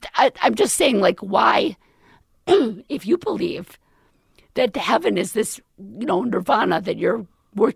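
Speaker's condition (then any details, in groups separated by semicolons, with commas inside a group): Left vocal cord paralysis, left unilateral; current voice temporary after recent surgery, could not talk or swallow during acute illness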